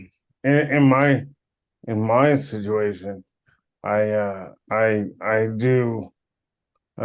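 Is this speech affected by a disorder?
Yes: cerebral palsy.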